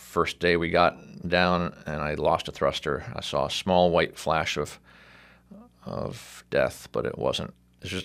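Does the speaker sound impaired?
No.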